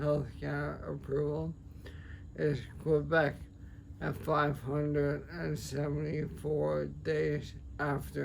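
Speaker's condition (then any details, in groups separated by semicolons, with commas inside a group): ALS, sporadic; speech affected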